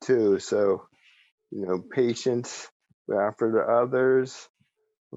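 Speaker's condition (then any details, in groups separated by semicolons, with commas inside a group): ALS; speech still preserved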